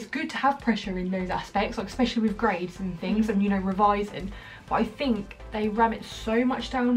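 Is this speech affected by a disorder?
No.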